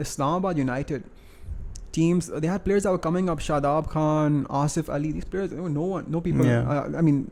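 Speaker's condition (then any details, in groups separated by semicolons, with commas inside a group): No condition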